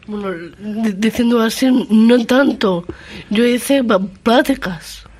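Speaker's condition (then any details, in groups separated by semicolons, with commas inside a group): Down syndrome; trisomy 21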